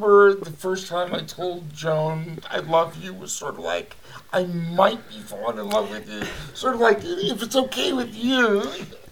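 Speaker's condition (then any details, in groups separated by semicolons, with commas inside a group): Cerebral palsy; limbs affected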